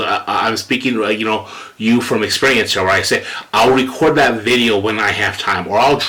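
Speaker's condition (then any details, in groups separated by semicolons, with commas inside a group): No condition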